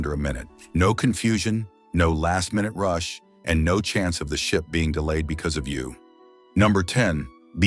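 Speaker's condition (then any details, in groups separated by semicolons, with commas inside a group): No condition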